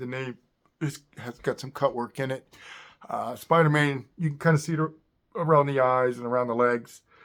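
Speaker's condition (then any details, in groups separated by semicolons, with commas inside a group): No condition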